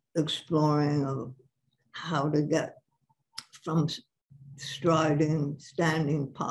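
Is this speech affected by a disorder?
Yes: Parkinson's; about six years since onset.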